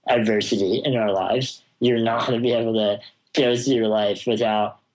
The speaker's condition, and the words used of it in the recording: Spinal muscular atrophy. To my jaw and my tongue, which obviously affects my ability to talk, which is why I may sound a little difficult to understand at times.